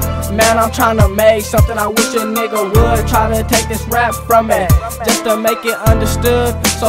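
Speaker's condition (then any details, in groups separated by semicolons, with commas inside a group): No condition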